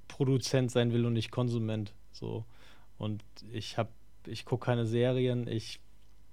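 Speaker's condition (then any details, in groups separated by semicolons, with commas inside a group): No condition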